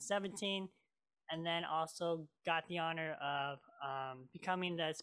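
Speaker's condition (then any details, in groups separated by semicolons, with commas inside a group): Cleft lip and palate; major closure surgery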